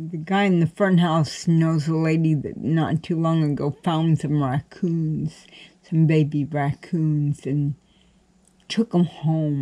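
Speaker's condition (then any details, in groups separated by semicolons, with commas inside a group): Cerebral palsy; cannot walk, crawls to get around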